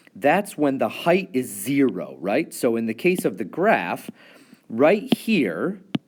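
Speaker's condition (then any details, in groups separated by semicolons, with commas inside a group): No condition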